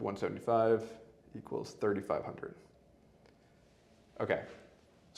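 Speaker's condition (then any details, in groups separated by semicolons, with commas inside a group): No condition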